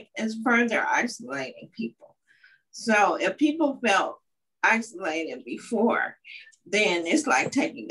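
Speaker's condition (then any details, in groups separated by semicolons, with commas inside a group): Cerebral palsy; uses wheelchair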